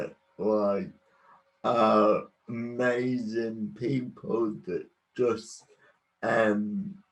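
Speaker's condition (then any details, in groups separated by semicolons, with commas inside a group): Cerebral palsy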